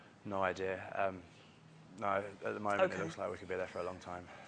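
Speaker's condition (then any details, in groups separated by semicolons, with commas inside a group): No condition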